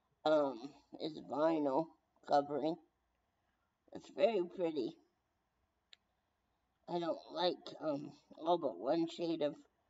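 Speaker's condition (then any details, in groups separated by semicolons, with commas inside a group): Brain injury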